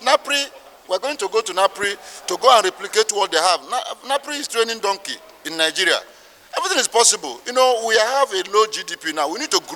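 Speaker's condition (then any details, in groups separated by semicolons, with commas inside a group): No condition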